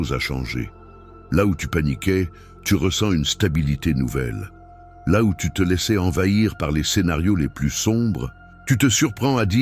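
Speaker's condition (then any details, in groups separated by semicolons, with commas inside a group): No condition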